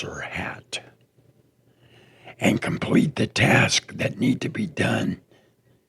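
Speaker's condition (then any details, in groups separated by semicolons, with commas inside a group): Throat cancer; tracheostomy tube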